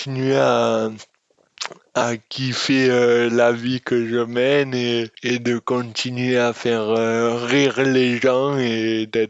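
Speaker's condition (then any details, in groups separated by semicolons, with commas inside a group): Dystonia; speech disorder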